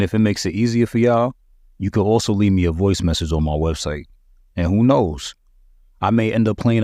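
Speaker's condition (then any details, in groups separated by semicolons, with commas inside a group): No condition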